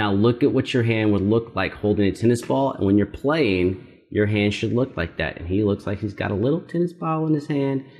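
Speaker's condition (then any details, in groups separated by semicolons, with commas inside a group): No condition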